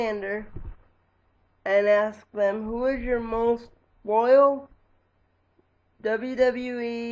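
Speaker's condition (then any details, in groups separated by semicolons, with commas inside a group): Cerebral palsy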